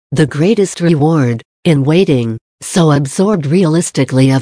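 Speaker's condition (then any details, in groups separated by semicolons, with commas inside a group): No condition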